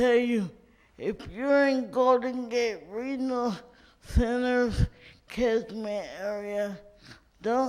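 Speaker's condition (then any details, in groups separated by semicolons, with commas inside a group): Cerebral palsy; from birth, uses wheelchair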